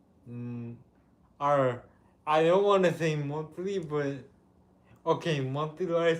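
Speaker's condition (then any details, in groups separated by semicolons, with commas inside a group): Cerebral palsy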